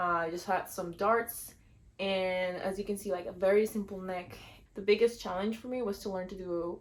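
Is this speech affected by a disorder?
No.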